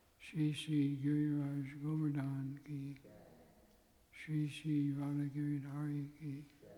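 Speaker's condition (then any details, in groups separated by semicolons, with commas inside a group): Parkinson's; tremor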